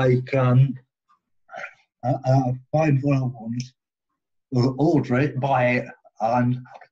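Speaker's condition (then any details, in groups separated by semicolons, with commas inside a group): Cerebral palsy; present from birth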